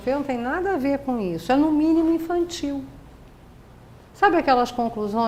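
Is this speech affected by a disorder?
No.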